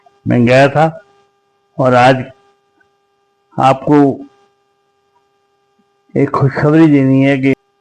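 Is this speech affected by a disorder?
Yes: cerebral palsy.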